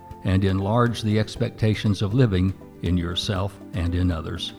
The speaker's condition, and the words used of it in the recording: No condition.